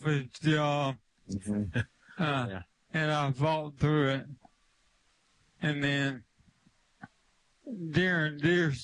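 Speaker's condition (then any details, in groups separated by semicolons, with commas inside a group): ALS; limb onset, began right arm, spread to left arm and right leg, diagnosed at Duke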